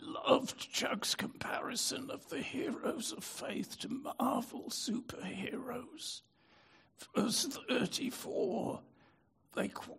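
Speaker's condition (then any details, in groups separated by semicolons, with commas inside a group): Spasmodic dystonia; brain disorder, prior stroke; affected voice, likened to Robert Kennedy Jr.'s voice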